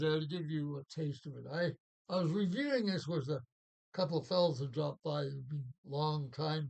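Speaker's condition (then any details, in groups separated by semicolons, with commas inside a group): Parkinson's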